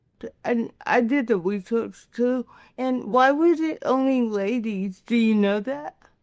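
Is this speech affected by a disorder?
Yes: cerebral palsy.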